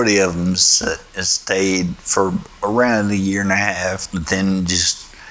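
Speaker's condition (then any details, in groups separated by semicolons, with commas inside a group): Spinocerebellar ataxia type 1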